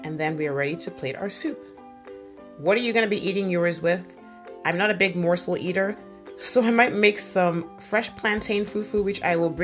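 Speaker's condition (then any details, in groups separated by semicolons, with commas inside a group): No condition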